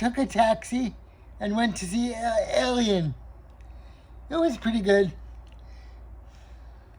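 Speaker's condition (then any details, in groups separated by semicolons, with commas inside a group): Cerebral palsy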